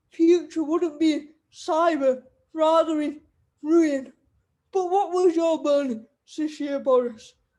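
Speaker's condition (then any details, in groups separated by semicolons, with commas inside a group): Cerebral palsy; wheelchair user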